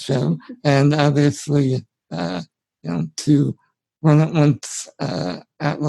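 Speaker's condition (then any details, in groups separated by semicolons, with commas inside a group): Spinal muscular atrophy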